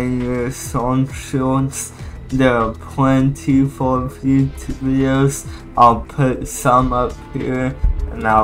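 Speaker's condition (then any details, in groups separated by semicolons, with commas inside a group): Cerebral palsy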